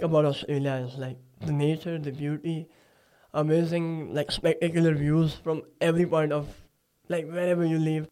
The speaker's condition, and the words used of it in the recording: Cleft palate. Like, I talk from my nasal cavity.